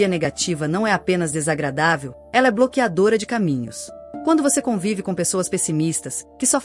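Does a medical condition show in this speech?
No.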